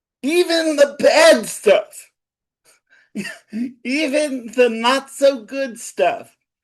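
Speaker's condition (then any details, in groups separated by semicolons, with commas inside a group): Cerebral palsy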